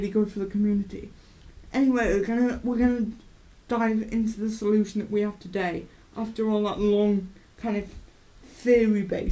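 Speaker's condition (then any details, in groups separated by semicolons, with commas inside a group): Cerebral palsy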